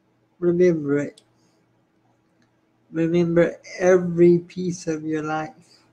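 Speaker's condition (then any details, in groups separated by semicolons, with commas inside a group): Spastic cerebral palsy; spastic quadriplegic, all four limbs including hands; speech not free-flowing, short of breath while talking, still sings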